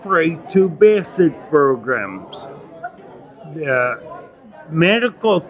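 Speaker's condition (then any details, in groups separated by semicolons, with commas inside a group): Acquired ataxia with dysarthria, acquired; Lance-Adams syndrome; speaking feels like elephant on chest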